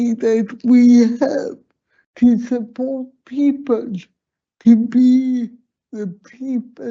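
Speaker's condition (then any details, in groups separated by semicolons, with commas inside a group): Slurred speech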